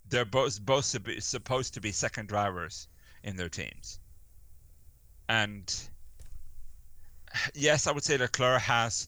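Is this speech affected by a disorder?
No.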